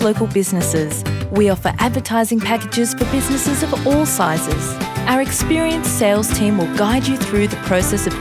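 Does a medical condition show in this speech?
No.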